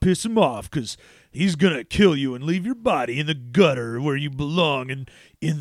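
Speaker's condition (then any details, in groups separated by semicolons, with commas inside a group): No condition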